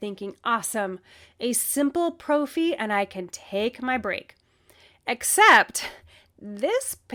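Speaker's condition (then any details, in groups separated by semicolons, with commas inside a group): No condition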